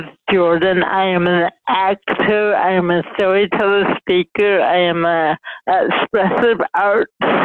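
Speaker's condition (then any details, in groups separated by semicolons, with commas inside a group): Mild cerebral palsy; speech affected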